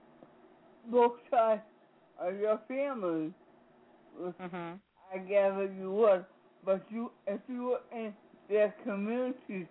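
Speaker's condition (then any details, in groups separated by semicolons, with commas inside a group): Speech impediment; breath won't push words out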